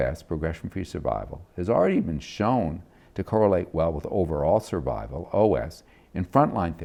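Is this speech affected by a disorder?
No.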